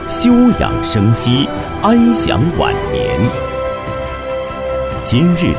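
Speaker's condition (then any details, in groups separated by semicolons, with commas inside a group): No condition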